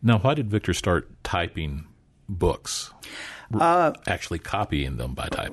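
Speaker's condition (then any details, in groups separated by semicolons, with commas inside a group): No condition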